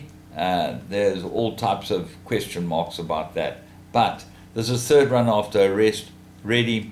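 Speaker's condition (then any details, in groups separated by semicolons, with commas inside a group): No condition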